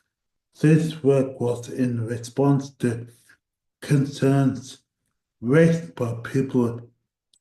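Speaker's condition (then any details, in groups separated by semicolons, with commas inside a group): Cerebral palsy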